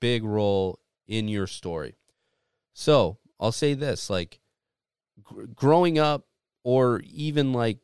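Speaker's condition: No condition

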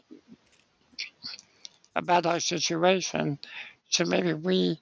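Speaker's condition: Spinal muscular atrophy; lifelong wheelchair use

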